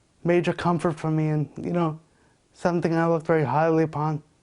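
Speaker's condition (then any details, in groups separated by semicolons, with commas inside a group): Cerebral palsy quadriplegia; all four limbs affected, premature birth, non-progressive, spasticity, wheelchair, childhood leg surgery; 27 years since diagnosis at birth, therapy from 3 months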